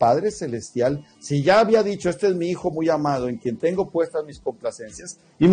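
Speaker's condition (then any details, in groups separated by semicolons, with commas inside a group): No condition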